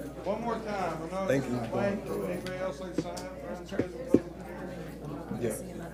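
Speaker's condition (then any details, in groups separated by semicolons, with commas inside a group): No condition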